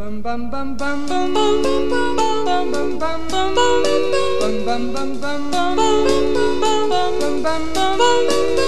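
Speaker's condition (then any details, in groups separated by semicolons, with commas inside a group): No condition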